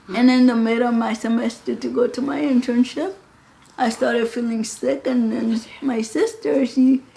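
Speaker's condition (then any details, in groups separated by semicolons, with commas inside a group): Cerebral palsy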